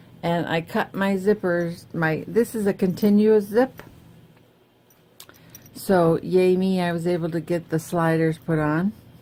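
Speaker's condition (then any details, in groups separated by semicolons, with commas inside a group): No condition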